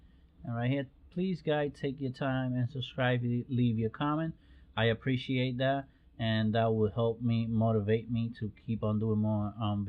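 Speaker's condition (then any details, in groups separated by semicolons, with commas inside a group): No condition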